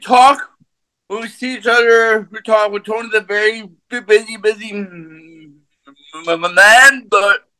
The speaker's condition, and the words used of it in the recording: Stuttering. Right, and sometimes I do enhance my stutter for a joke, for timing, for you know.